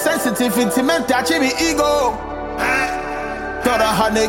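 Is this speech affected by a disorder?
No.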